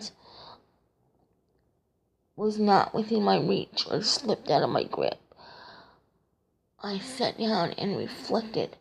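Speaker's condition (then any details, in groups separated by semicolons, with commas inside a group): Cerebral palsy, triplegia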